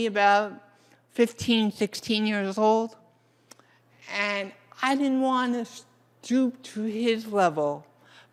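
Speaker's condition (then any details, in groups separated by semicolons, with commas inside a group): Cerebral palsy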